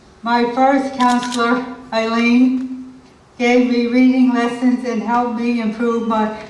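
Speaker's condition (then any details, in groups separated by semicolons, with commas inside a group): Cerebral palsy; limits some physical abilities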